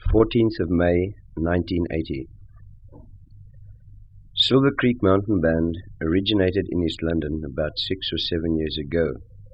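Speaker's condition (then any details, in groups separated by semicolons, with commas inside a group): No condition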